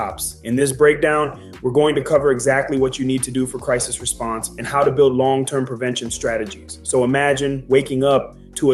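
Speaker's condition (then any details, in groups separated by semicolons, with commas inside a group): No condition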